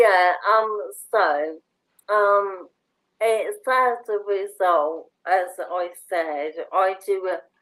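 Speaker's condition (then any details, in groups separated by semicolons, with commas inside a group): Motor neurone disease; bulbar onset, mouth, speech and swallowing, feeding tube; nearly two years since diagnosis, slow progressor, hands and arms working; voice somewhat changed, eats slowly, drinks via straw, tablets hard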